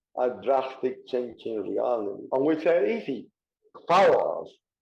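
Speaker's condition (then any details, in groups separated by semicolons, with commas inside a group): Cerebral palsy; diagnosed in childhood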